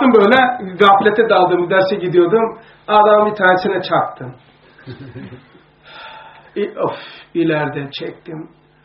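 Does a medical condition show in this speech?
No.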